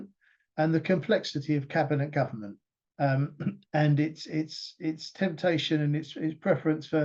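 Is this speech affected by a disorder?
No.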